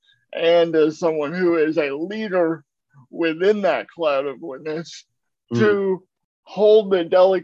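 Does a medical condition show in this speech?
Yes: cerebral palsy; uses a wheelchair.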